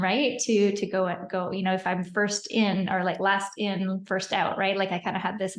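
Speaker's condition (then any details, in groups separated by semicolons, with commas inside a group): No condition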